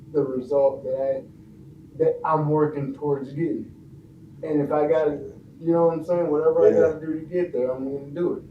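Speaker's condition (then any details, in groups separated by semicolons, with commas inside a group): Cerebral palsy; from birth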